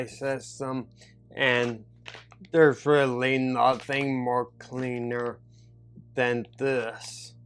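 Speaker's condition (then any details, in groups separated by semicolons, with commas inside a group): Neurological disability (takes dalfampridine); half dose dalfampridine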